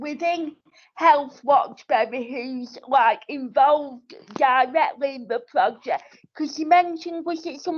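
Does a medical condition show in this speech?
Yes: cerebral palsy.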